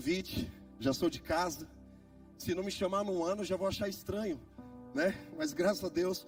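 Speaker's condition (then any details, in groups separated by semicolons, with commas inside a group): No condition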